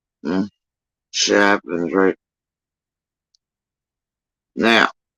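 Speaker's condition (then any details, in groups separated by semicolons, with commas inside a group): Facial paralysis after surgery; tongue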